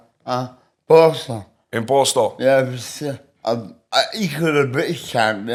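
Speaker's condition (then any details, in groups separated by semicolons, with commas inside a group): Medication-induced speech impediment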